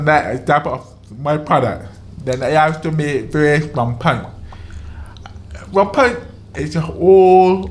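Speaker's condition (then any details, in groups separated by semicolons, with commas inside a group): Deafness, deaf in one ear from birth, other ear from age 18; born deaf in one ear; has speech, had speech therapy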